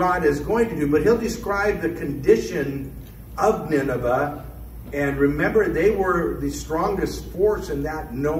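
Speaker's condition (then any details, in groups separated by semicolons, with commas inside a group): No condition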